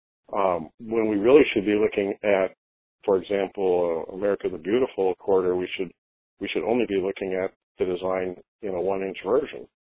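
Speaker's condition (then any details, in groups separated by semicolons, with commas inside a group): No condition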